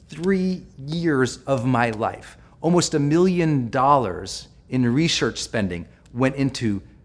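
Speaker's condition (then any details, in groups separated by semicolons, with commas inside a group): No condition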